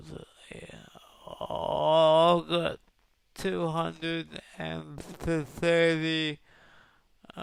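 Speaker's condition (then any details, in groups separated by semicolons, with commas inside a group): Cerebral palsy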